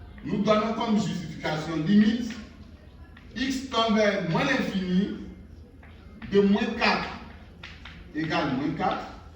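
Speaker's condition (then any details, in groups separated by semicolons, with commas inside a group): No condition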